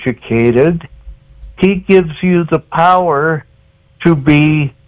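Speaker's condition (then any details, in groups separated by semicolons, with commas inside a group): Cerebral palsy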